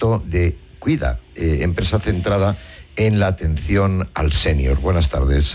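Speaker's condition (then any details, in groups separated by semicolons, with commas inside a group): No condition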